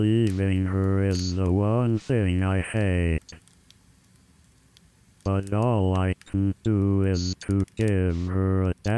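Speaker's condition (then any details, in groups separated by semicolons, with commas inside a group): Amyotrophic lateral sclerosis; bulbar onset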